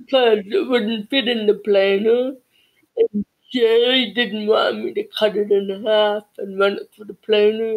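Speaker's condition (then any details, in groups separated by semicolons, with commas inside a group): Cerebral palsy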